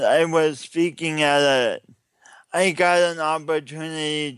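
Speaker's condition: Cerebral palsy; speech impediment

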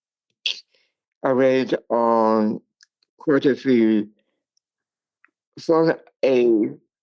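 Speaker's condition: Cerebral palsy; speech impairment

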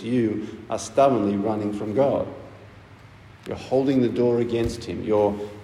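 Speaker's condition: No condition

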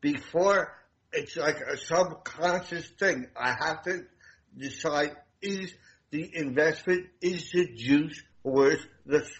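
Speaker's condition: Damaged voice box; at least 25 years ago

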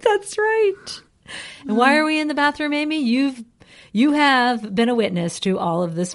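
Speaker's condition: No condition

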